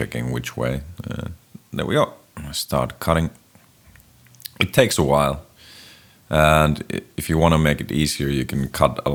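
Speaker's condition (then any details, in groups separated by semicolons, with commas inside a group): No condition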